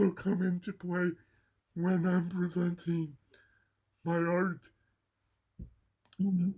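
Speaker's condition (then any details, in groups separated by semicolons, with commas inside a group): Cerebral palsy; mild left side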